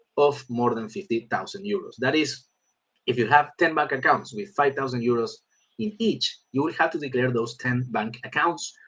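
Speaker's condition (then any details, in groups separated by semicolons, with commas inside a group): No condition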